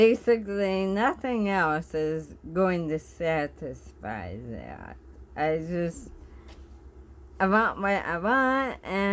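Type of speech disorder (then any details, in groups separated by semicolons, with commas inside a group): Bulbar dysarthria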